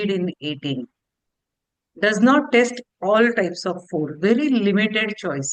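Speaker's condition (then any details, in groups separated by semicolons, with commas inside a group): No condition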